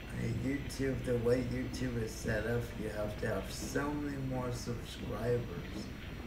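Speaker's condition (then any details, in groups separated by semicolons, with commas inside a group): Cerebral palsy; breathing fine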